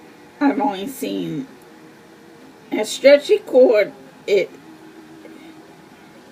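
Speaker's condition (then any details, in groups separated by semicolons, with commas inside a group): Cerebral palsy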